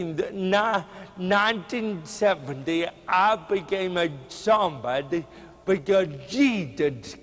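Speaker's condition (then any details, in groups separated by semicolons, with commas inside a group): Cerebral palsy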